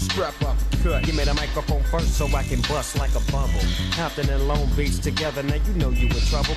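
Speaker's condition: No condition

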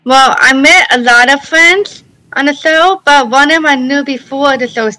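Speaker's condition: Down syndrome; congenital

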